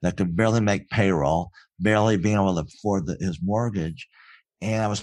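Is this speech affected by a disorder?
Yes: cleft palate; congenital cleft palate.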